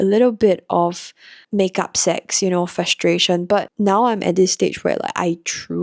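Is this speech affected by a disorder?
No.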